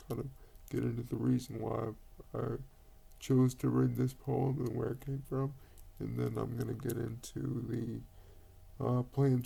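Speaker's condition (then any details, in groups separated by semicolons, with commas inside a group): Cerebral palsy; quadriplegic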